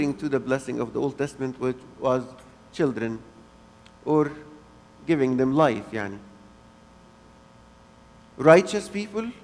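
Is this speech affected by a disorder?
No.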